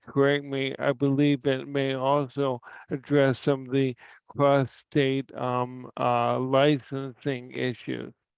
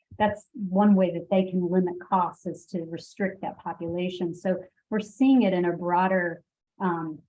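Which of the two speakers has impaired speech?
The first: ALS; oral ALS medication.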